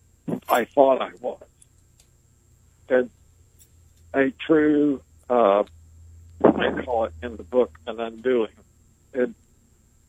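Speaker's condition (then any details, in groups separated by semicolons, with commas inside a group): ALS; motor neuron loss, progressive paralysis, wheelchair user, sensation intact, pain from clothing seams and shirt wrinkles; able to speak and communicate clearly, slower pace, communicating takes more time due to ventilator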